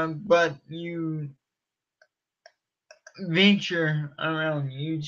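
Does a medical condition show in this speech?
Yes: cerebral palsy; from birth, uses wheelchair.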